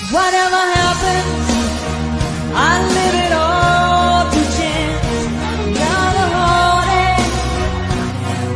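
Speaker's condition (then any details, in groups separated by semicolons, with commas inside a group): No condition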